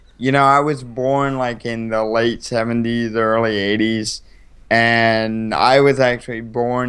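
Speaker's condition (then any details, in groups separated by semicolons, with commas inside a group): Cerebral palsy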